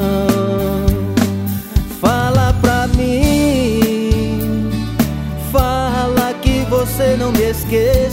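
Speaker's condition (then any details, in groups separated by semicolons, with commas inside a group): No condition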